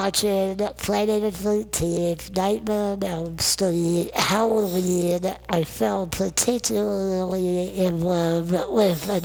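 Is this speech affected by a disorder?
Yes: non-progressive muscular dystrophy.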